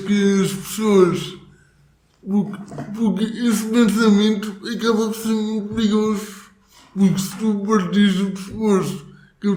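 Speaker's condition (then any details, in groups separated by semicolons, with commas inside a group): Cerebral palsy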